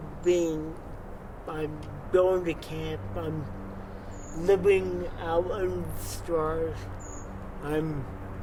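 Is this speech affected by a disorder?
Yes: cerebral palsy; from birth, wheelchair.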